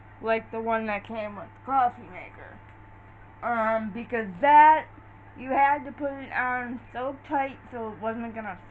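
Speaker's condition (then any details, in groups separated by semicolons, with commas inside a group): Cerebral palsy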